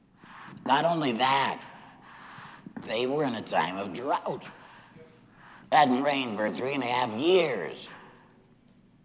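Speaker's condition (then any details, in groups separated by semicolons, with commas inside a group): Laryngectomy after throat cancer; recurred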